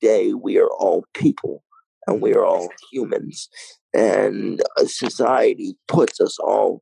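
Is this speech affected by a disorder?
Yes: cerebral palsy, mild.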